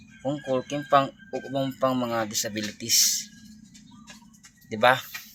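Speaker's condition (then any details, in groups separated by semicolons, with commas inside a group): No condition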